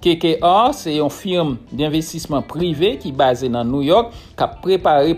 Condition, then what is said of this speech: No condition.